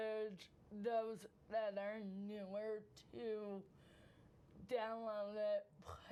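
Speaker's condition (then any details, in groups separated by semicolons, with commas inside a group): Cerebral palsy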